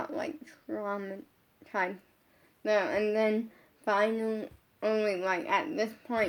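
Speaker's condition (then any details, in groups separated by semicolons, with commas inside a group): Brain injury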